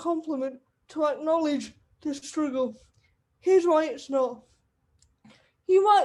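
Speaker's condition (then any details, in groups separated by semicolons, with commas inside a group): Cerebral palsy; wheelchair user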